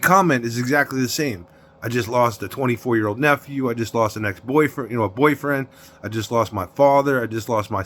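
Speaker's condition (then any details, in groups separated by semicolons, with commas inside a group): No condition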